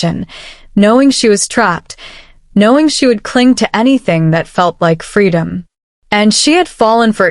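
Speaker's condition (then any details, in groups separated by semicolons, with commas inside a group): No condition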